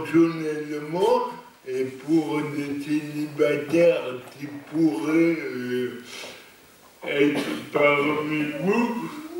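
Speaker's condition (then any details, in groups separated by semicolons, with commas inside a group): Cerebral palsy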